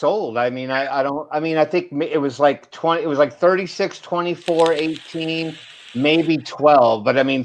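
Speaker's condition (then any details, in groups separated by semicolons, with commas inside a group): No condition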